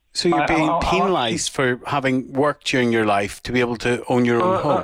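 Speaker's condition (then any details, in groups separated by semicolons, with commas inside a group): No condition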